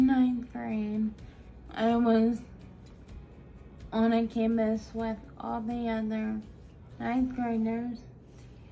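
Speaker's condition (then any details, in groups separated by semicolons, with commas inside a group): Friedreich's ataxia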